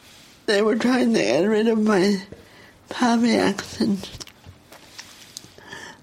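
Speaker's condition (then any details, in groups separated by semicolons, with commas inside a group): Cerebral palsy; disliked childhood speech therapy over 20 years ago; poorly controlled voice, long words take breath, often not understood, thought drunk on phone, hard to hear in crowds, tiring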